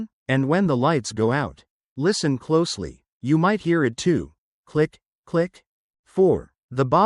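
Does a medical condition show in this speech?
No.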